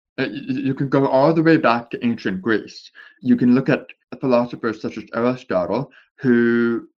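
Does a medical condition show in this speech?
Yes: deafness with speech impediment; born deaf, years of speech therapy, cannot really hear voices in interviews.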